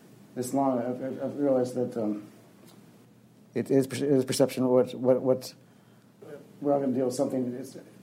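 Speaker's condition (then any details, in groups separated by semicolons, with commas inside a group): Young onset Parkinson's disease; diagnosed at 23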